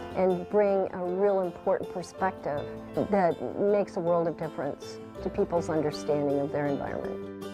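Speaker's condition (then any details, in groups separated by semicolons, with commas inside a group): No condition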